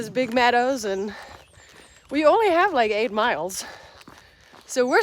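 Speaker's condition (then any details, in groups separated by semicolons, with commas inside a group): No condition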